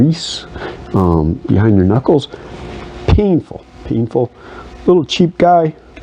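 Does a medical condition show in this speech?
No.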